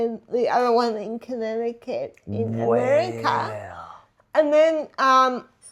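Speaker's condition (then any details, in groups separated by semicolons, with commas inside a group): Disability affecting speech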